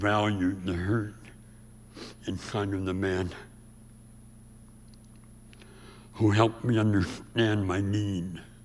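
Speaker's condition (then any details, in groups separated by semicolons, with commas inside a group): Severe speech impediment; about age 84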